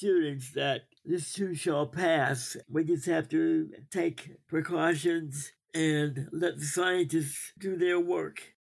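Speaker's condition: Cerebral palsy; weekday resident at D.T. Watson Hospital ages four and five, learned walking with braces

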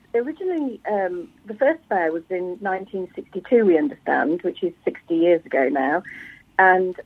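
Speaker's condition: No condition

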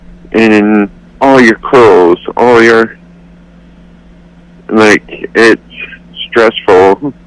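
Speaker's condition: Cerebral palsy; accepts own voice

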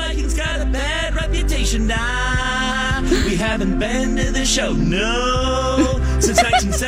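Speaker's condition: No condition

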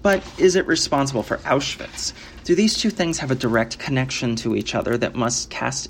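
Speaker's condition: No condition

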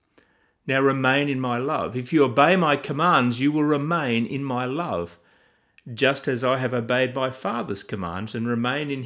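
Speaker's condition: No condition

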